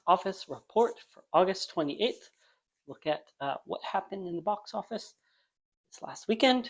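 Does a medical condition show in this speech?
No.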